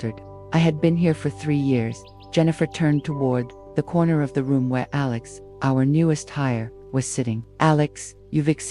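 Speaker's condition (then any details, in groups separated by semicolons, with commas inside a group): No condition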